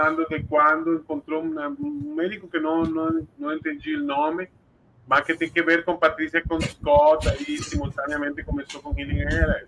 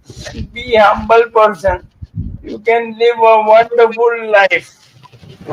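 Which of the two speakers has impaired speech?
The second: amyotrophic lateral sclerosis; slow progression two years pre-diagnosis, faster since, fasciculations, twitching.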